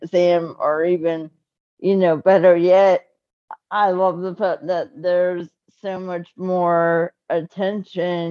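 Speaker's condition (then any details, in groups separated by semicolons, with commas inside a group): Cerebral palsy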